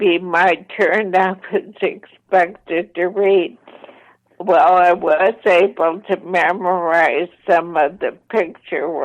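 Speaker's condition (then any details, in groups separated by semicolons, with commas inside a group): ALS, mild; affects hands and fingers; 14 years since diagnosis, slow progression, full-time wheelchair user; voice slightly impaired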